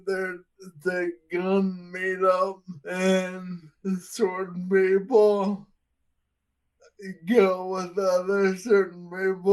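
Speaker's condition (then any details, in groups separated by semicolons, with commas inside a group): Friedreich's ataxia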